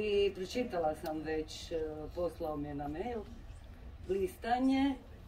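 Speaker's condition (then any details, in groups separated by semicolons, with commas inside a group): No condition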